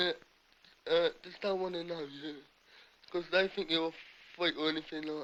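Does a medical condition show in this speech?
Yes: cerebral palsy; difficulties communicating.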